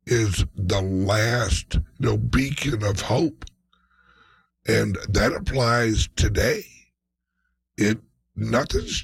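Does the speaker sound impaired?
Yes: speech impediment, mild.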